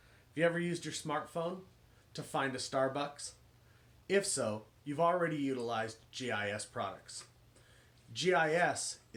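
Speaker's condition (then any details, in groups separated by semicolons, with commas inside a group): No condition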